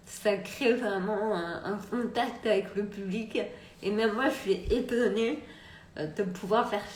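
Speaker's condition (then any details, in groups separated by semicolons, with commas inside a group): Multiple sclerosis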